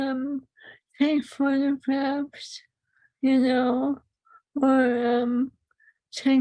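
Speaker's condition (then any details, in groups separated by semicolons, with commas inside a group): ALS; swallowing lost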